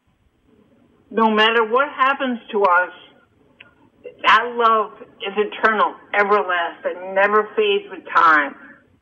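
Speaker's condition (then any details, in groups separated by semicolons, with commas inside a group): Cerebral palsy and hearing loss; almost 51 years old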